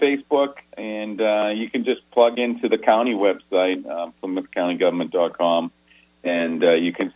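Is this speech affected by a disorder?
No.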